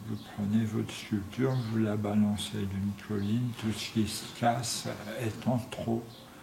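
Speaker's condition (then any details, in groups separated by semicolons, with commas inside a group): Tongue cancer; tracheostomy after surgery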